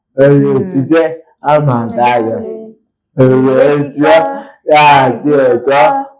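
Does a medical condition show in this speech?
Yes: cerebral palsy; from birth.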